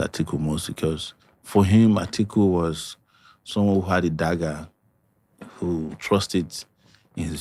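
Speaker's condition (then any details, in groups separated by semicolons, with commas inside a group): No condition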